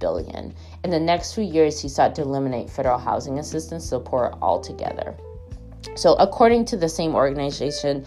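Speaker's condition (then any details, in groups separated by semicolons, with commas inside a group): No condition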